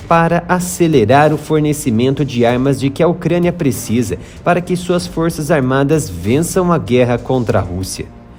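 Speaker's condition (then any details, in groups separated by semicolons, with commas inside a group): No condition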